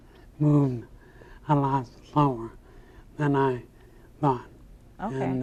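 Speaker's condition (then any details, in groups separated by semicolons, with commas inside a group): ALS; about 10 years after onset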